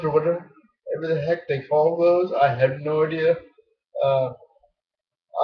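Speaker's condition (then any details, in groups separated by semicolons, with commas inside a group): Cerebral palsy, spastic diplegia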